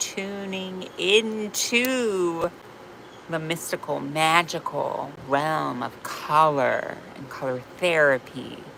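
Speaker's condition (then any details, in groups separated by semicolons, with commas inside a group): No condition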